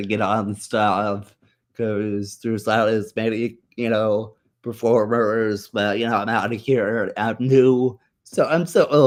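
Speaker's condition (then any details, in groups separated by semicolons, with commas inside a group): Muscular dystrophy; diagnosed age nine or ten, medication for spasms, mild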